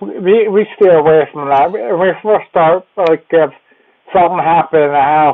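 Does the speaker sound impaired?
Yes: cerebellar ataxia; gets around with walker.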